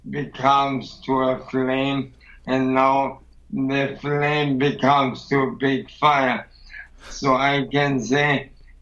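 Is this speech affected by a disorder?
Yes: ALS; progressive muscle weakness first noticed doing push-ups, initially blamed on accident; sounds drunk to strangers, voice weakened and more bubbling since Camino, wife Steffi helps explain.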